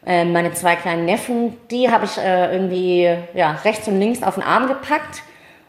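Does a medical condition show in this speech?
Yes: cleft palate, mild.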